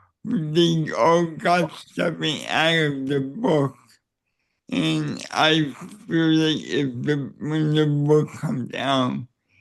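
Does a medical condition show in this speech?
Yes: cerebral palsy; neck surgery went badly.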